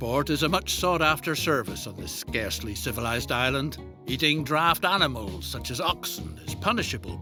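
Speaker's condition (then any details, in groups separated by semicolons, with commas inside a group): No condition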